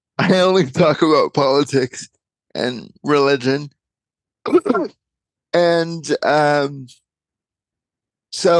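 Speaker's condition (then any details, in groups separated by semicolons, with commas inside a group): Cerebral palsy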